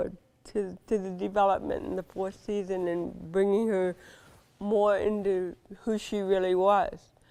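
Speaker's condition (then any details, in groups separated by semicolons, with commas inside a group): Cerebral palsy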